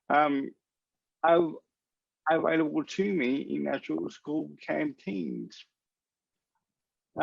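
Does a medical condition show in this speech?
Yes: cerebral palsy.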